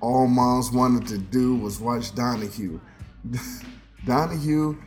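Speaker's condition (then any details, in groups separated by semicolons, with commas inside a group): No condition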